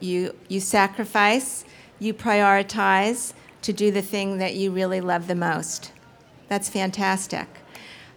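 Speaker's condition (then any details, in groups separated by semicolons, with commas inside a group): No condition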